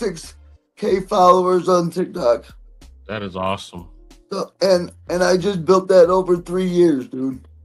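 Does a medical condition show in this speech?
Yes: cerebral palsy; present from birth.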